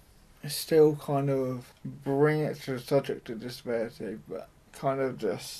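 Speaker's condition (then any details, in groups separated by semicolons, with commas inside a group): Cerebral palsy, mild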